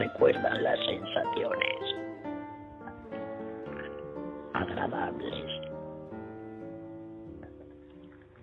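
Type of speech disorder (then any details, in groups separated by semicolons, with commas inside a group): Oesophageal speech; laryngectomy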